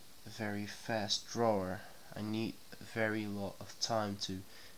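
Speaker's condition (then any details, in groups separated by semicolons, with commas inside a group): No condition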